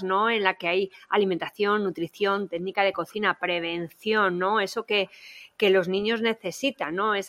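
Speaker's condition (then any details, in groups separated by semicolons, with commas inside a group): No condition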